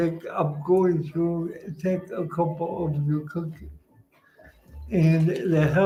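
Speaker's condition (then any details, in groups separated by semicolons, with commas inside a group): Cerebral palsy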